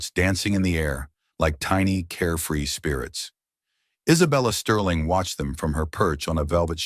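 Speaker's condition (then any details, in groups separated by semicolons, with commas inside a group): No condition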